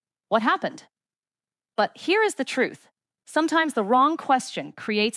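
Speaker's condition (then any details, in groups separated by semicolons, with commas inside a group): No condition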